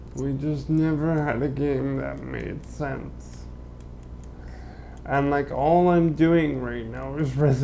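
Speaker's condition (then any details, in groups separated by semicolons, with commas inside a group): Cerebral palsy; limbs affected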